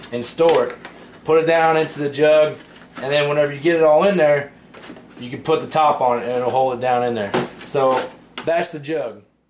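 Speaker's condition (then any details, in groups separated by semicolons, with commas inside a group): No condition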